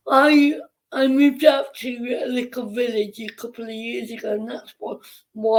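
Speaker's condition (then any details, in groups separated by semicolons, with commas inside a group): Cerebral palsy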